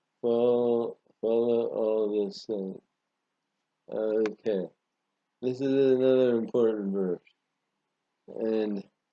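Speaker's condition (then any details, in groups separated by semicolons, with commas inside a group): Parkinson's disease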